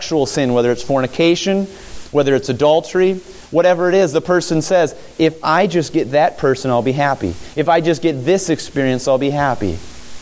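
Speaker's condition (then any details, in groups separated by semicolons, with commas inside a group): No condition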